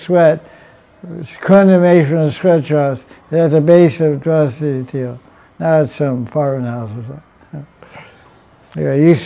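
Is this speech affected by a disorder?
Yes: deafness; self-reported; fluent spoken lecture, reads translations aloud, relies on audience feedback for volume.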